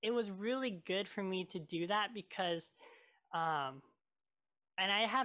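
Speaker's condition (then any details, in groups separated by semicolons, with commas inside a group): Cleft lip and palate; many childhood surgeries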